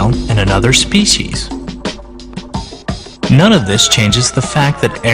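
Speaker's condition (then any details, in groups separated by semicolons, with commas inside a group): No condition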